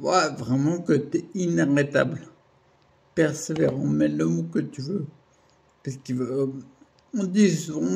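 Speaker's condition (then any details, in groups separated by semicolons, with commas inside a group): Primary progressive multiple sclerosis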